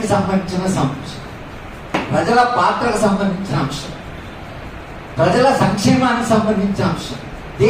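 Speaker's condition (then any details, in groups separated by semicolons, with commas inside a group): No condition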